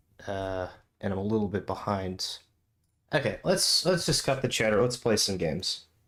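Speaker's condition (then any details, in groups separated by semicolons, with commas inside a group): No condition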